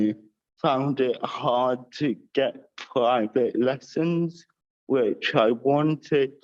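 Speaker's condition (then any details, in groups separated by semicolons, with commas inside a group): Cerebral palsy with dysarthria; cerebral palsy since birth, lack of oxygen, all four limbs; brain surgery with implanted electrodes, unsuccessful; dysarthria affecting voice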